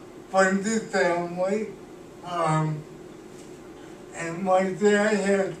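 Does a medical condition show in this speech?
Yes: cerebral palsy; cannot walk, uses wheelchair.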